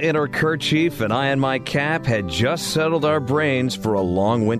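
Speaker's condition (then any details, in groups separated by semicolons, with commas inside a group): No condition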